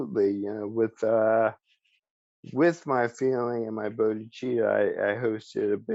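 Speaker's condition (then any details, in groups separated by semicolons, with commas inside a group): ALS; speech still preserved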